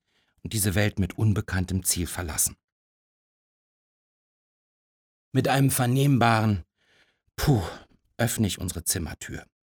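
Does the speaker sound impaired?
No.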